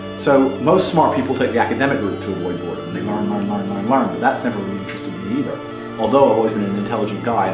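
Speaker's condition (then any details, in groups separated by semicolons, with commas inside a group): No condition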